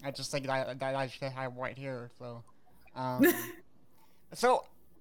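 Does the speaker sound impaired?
Yes: cerebral palsy; visible physical disability.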